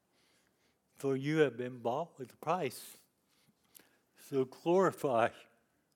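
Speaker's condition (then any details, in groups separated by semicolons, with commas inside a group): Cerebral palsy; lifelong disability since youth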